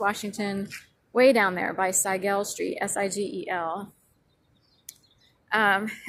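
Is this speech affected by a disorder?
No.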